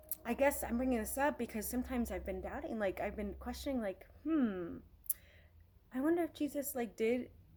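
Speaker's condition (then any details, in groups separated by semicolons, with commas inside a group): No condition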